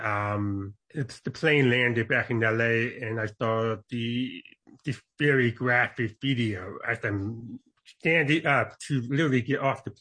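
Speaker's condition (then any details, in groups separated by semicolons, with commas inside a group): Born deaf; congenital deafness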